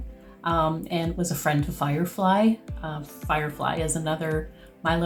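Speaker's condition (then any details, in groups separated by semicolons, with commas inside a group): No condition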